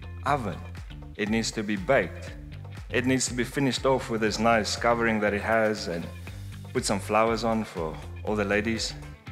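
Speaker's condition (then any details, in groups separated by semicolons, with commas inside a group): No condition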